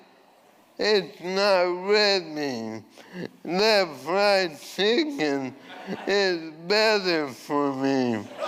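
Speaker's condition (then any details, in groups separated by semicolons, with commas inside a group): ALS; voice changed from earlier resonant voice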